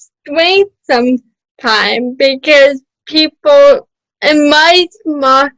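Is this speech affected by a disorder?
Yes: cerebral palsy.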